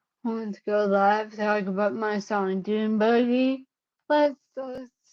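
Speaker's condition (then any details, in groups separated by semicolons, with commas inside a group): Cerebellar ataxia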